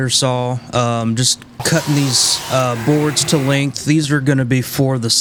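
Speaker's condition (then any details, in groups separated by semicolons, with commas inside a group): No condition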